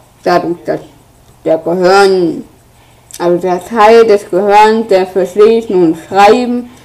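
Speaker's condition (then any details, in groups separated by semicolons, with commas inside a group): Infantile cerebral palsy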